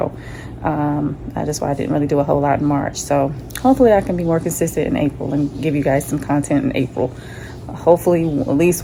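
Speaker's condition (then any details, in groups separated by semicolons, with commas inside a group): No condition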